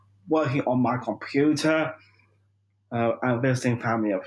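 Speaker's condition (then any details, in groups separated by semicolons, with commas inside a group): Down syndrome; 45 years old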